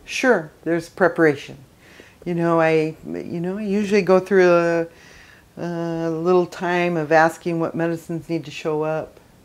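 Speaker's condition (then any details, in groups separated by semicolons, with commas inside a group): No condition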